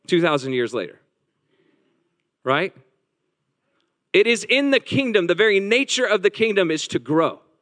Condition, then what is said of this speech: No condition.